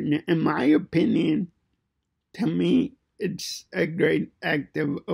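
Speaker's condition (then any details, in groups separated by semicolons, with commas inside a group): Cerebral palsy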